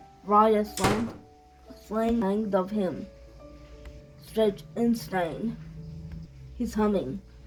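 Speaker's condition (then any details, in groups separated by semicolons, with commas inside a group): Cerebral palsy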